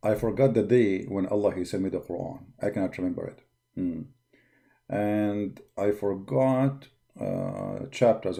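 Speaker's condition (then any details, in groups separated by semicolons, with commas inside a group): No condition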